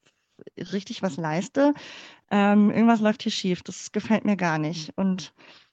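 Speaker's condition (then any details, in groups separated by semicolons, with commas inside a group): Cleft palate; congenital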